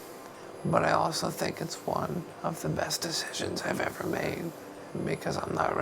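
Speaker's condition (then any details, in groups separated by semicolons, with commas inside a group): ALS; over a year since diagnosis, cannot walk, feeding tube, breathing tube; weakening chin, face, tongue, too little lung strength, breathlessness episodes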